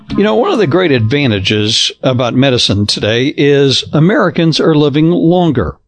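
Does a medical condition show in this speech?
No.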